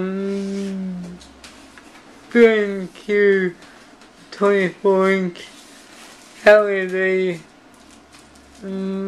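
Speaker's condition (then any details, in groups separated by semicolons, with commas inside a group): Cerebral palsy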